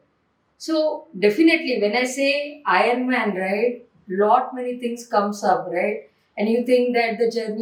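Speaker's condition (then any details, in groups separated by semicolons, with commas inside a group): No condition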